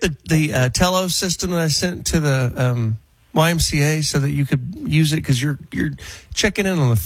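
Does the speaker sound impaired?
No.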